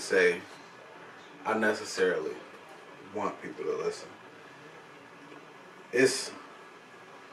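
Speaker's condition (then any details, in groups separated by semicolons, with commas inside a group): No condition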